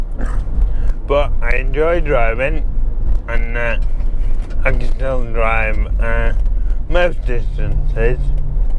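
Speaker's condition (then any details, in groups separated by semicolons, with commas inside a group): MND; synthetic voice from banked voice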